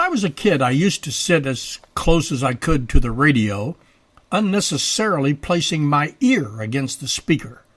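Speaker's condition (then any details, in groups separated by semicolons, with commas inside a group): No condition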